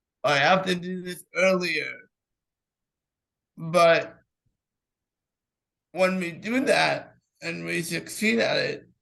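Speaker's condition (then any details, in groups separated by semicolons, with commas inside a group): Cerebral palsy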